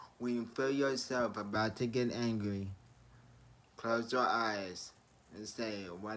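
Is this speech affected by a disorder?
Yes: traumatic brain injury.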